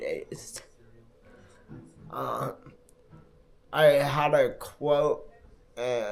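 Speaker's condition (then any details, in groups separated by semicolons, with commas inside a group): Multiple sclerosis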